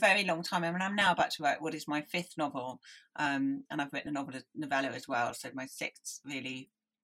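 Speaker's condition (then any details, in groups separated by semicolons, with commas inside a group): Deafness; listening took effort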